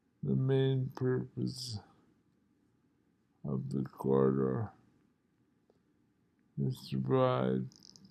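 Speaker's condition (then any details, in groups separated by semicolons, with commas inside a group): Multiple sclerosis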